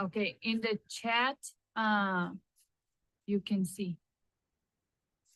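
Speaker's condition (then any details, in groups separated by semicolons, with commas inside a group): No condition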